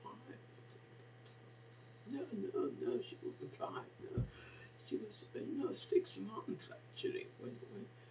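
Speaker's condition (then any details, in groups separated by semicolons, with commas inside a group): Facial palsy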